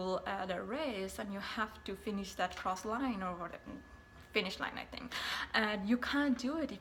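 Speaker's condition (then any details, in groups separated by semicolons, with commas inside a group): No condition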